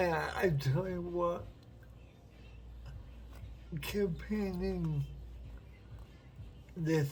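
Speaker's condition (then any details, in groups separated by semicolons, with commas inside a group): Cerebral palsy; uses wheelchair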